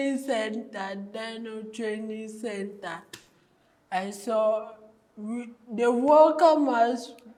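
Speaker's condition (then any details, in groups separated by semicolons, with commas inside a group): Cerebral palsy; from birth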